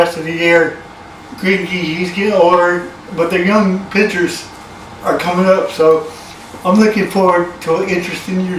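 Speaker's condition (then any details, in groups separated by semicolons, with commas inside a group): Cerebral palsy; from birth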